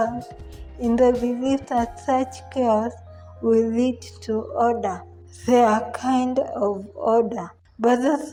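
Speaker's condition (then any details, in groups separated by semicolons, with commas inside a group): Cerebral palsy; from birth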